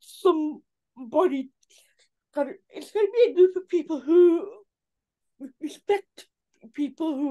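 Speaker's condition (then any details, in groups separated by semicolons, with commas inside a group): Cerebral palsy; from birth, affects limbs and neck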